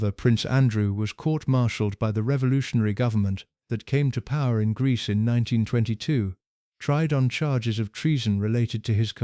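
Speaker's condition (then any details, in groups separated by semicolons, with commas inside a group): No condition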